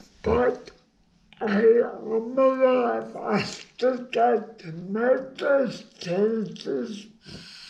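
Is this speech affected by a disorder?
Yes: brain injury.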